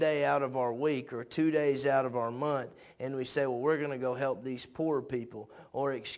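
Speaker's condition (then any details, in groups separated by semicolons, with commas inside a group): No condition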